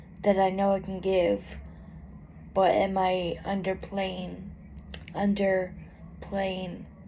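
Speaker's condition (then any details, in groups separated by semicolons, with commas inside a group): Cerebral palsy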